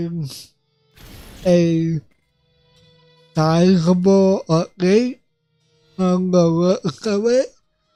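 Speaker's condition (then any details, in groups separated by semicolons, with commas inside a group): Cerebral palsy; affects voice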